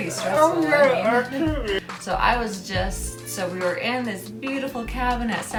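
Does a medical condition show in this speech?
No.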